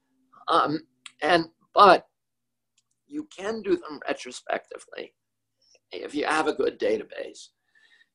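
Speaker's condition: Spasmodic dysphonia; not due to flu

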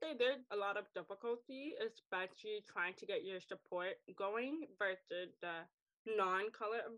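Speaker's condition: Deafness, acquired deafness, wears hearing aids

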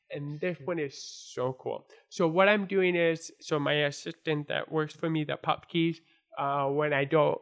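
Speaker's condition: Born deaf, congenital; had to learn to speak and hear, hard, first full sentence at age five, English difficult

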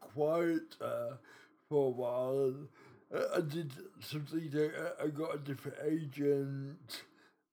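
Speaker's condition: Cerebral palsy

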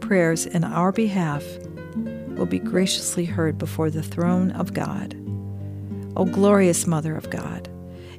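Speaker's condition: No condition

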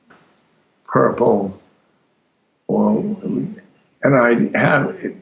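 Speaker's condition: Aphasia after stroke; long silences

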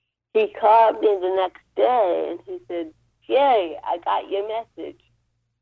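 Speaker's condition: Cerebral palsy; spinal cord surgery last summer

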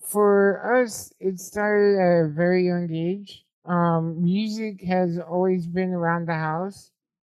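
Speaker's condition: Spinal muscular atrophy type 2; uses microphone as voice-driven beat pad instead of keyboard

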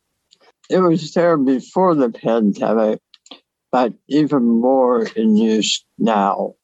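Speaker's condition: Oral cancer salvage surgery, partial tongue, mandible and soft palate resection; Tongometer tongue training for safer swallow and articulation

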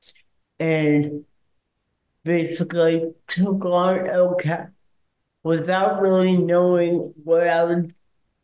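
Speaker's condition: Cerebral palsy; cerebral palsy since birth

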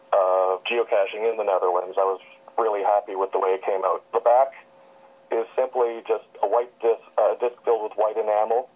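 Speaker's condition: No condition

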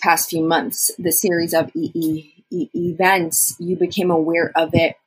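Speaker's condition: No condition

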